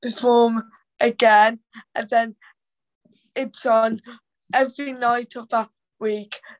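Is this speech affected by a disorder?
Yes: cerebral palsy; teenager; cerebral palsy voice harder to understand, Black Country accent, needs extra time to get words out.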